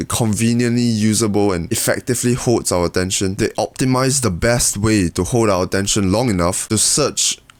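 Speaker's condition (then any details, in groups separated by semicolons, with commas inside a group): No condition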